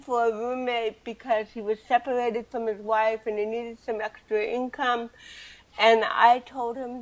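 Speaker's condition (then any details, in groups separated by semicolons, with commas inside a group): Cerebral palsy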